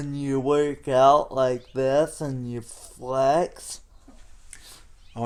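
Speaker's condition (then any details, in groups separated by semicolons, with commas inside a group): Cerebral palsy; tone and spasticity, wheelchair most of life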